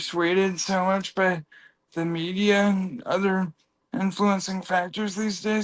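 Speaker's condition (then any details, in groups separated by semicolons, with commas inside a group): Cerebral palsy; from birth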